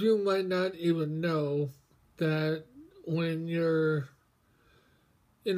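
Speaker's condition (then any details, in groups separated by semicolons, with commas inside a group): Mobius syndrome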